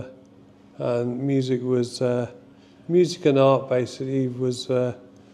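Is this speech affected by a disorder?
Yes: motor neurone disease (ALS).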